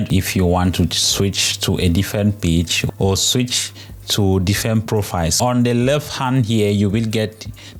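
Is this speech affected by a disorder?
No.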